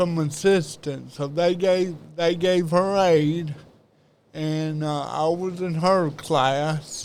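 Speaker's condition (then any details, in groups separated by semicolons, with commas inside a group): Cerebral palsy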